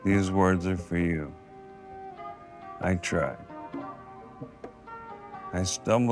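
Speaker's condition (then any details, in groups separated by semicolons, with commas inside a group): ALS; onset with right hand weakness; speaking became harder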